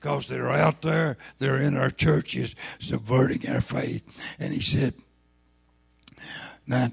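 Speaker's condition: Throat cancer, lost vocal cord

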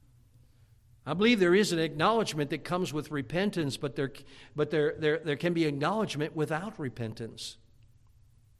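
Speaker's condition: No condition

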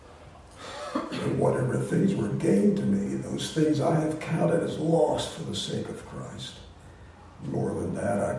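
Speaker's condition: Voice disorder; not contagious

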